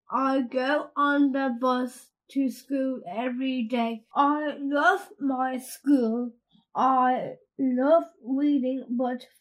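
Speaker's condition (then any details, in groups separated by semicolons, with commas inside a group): Down syndrome; extra copy of chromosome 21, present from birth; age 12, attends special school, St. Augustine's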